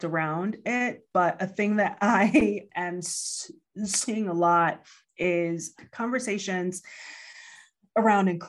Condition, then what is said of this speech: Stuttering. I have days when I'm, you know, very fluent, and then days when I'm not.